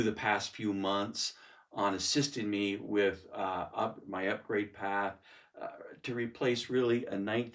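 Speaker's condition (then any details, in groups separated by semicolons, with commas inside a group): No condition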